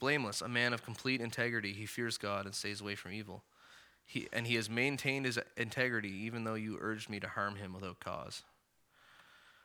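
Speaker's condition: No condition

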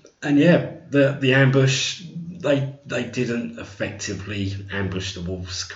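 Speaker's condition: Stutter; uses one filler word often, has to think about what is said to avoid stuttering throughout; repeated sounds, repeated words

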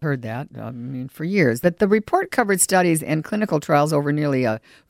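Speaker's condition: No condition

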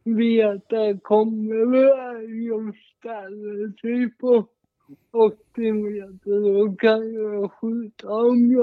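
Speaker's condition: Cerebral palsy, mild

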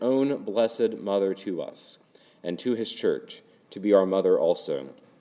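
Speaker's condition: No condition

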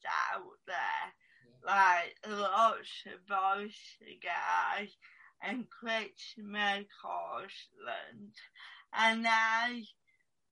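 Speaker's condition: Cerebral palsy; since childhood

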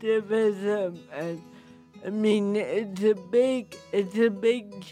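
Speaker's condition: Cerebral palsy with speech impediment; speaks and moves strangely

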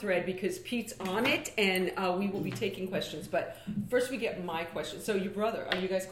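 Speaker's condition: No condition

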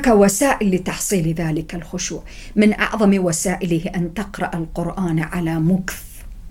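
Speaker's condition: No condition

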